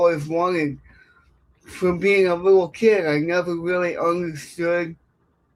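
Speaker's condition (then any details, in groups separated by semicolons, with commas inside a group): Cerebral palsy; affects speech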